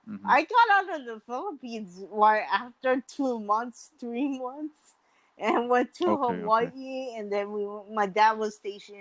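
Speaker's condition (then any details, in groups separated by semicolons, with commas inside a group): Mild cerebral palsy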